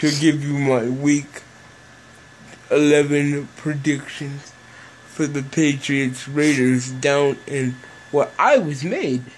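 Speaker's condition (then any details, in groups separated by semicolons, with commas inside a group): Cerebral palsy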